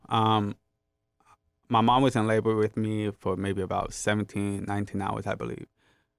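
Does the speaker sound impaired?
Yes: profound hearing loss, acquired, gentamicin-induced; right ear profound near deaf, left ear moderate, gentamicin-caused, hearing aids, lip reading; had speech therapy because of hearing loss.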